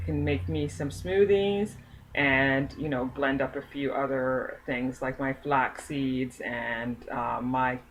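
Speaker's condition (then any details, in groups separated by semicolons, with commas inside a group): No condition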